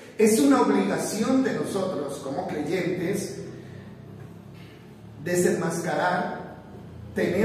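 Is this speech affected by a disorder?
No.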